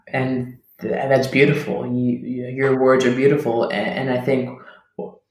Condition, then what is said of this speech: Stuttering. I felt myself trying to hold back and not allow myself to stutter through the dialogue.